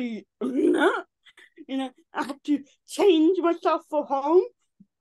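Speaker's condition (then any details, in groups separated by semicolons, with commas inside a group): Cerebral palsy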